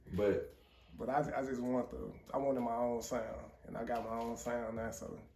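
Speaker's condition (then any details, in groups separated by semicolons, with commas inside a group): No condition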